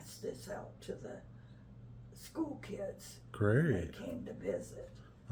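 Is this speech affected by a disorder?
Yes: Parkinson's.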